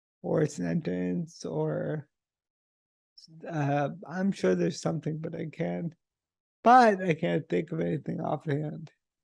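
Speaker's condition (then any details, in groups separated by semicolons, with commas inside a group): Multiple sclerosis; diagnosed age 25, cannot use pen and paper; voice strong, speaks rather than writes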